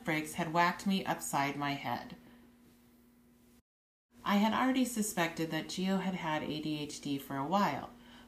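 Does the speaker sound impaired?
No.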